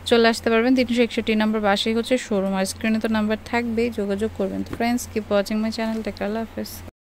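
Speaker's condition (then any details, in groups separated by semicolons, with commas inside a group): No condition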